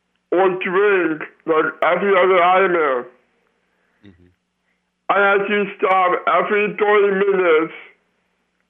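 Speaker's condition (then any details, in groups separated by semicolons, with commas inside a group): Down syndrome; age 21, cognition reported improving dramatically day to day; public inspirational speaker, three to four speeches weekly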